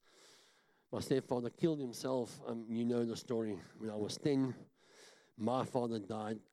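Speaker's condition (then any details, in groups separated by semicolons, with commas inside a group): Cleft palate; talks funny, self-described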